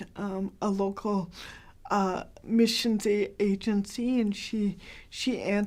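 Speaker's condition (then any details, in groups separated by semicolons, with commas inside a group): Cerebral palsy, mild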